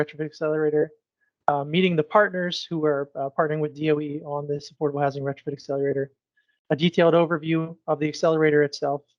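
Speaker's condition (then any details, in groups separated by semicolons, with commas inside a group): No condition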